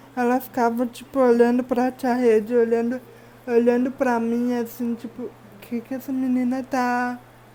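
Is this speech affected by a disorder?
Yes: cerebral palsy.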